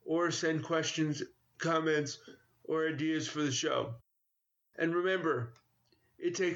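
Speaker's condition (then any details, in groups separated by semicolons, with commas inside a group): Spastic cerebral palsy, moderate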